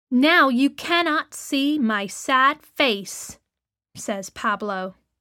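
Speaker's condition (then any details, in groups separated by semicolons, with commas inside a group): No condition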